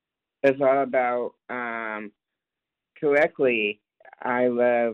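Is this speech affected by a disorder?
Yes: Down syndrome; lives independently.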